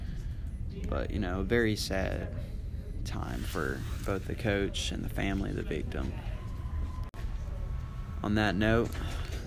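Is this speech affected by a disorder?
No.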